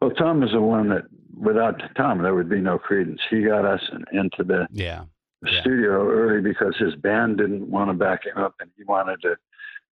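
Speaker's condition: Parkinson's disease

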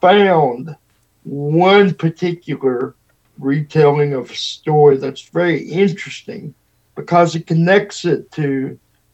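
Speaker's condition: Cerebral palsy; wheelchair user

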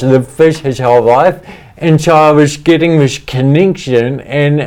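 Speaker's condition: Cerebral palsy; speech impediment, talks funny

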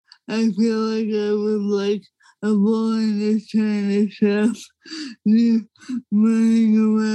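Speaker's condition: ALS; diagnosed as a young woman

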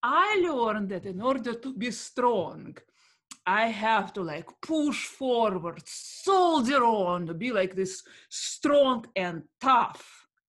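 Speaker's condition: Stuttering; formerly severe with facial contortion and pushed words, doctors unhelpful, improved with coaches; sometimes speaks with flow; deep breath then slow speech, learned breathy sexy voice like Marilyn Monroe to manage stutter; prolonged sounds, blocks

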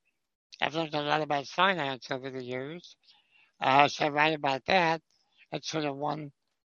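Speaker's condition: Spinal muscular atrophy type 2; congenital, never walked or stood, lifelong wheelchair user, could not type or use computer fast enough; about 60 years since onset, uses Dragon voice to text

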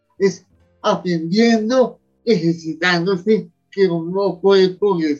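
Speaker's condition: Cerebral palsy; near death as newborn

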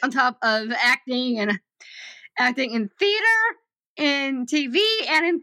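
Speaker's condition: Down syndrome; developmental disability

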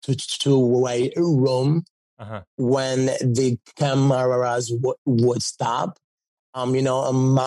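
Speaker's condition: Stutter; fluent when singing; repeated sounds, prolonged sounds

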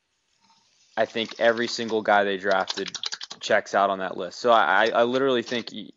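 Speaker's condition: No condition

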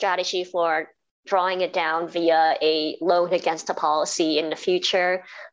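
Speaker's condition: Cleft palate and cleft lip; congenital

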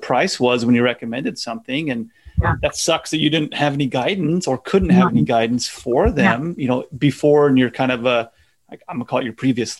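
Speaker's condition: No condition

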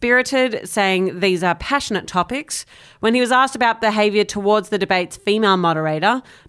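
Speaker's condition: No condition

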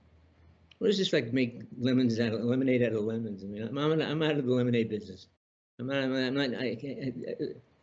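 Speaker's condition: Parkinson's disease; diagnosed about 30 years ago, benign spinal tumor, 6-hour surgery at Johns Hopkins, relearned walking; about 30 years since diagnosis, on Parkinson's medication, problems walking

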